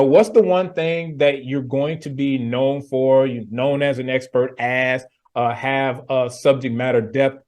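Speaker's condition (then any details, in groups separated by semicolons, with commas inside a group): No condition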